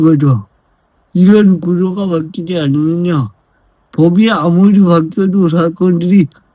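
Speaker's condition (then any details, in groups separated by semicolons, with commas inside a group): Brain lesion disability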